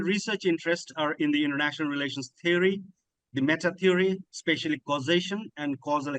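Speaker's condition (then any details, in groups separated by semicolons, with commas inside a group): No condition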